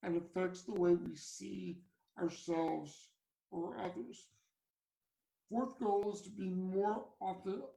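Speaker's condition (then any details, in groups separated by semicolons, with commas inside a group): Cerebral palsy; from birth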